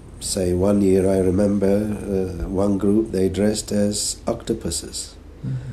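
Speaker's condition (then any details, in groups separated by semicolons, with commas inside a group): No condition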